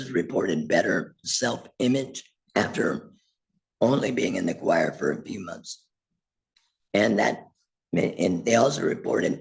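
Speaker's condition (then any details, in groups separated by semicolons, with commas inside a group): Laryngectomy; total laryngectomy, voice prosthesis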